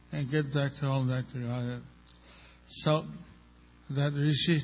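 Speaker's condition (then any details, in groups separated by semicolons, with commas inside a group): Stroke with facial paralysis; may be hard to understand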